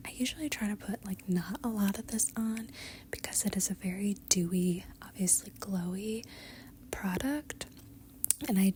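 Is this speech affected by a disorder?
No.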